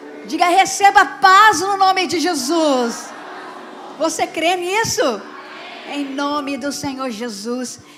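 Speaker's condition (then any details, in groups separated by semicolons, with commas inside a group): No condition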